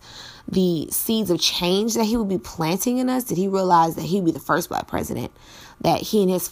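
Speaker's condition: No condition

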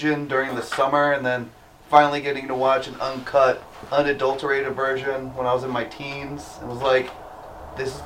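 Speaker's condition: No condition

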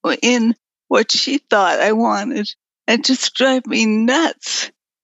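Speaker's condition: Progressive multiple sclerosis; quadriplegic, no hand use, walker to scooter to wheelchairs, talking harder as disease progressed; voice up and down, in and out with pulmonary muscle strength, sometimes no voice, assistant speaks

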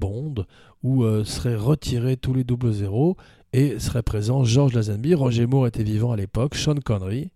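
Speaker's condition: No condition

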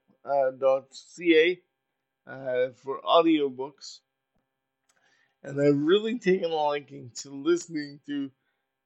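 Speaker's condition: Cerebral palsy; uses power wheelchair

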